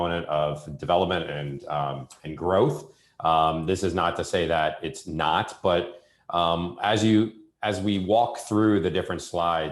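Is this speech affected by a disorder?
No.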